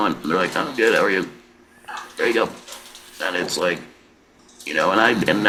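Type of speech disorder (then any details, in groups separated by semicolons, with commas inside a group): Electrolarynx speech; laryngectomy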